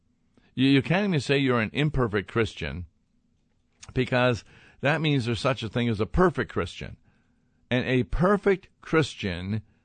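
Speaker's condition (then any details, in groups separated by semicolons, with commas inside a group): No condition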